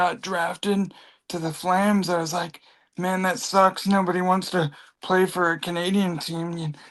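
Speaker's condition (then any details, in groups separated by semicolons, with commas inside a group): Cerebral palsy; from birth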